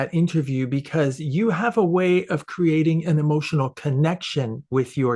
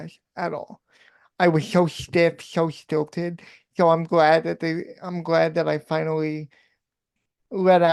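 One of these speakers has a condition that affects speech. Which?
The second: cerebral palsy; born three months premature, from birth, non-progressive.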